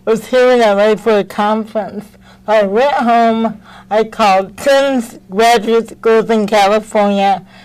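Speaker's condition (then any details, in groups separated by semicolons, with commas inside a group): Mild cerebral palsy; speech impediment, effortful clear articulation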